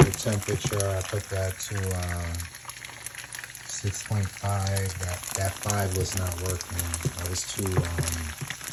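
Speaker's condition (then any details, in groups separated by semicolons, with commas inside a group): No condition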